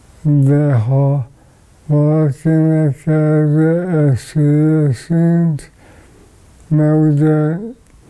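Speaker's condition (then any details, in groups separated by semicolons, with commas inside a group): ALS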